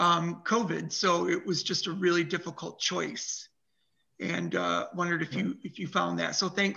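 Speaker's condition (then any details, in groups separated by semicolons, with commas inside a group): No condition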